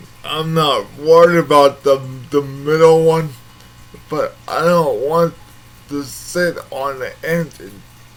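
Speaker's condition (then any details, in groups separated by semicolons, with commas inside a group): Cerebral palsy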